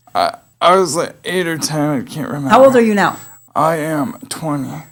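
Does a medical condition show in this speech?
Yes: cerebral palsy; able to speak.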